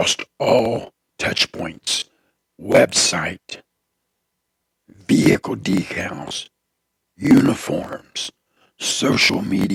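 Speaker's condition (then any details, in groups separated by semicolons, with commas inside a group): Throat cancer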